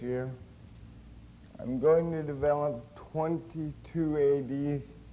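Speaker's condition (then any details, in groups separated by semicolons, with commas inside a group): Cerebral palsy; since birth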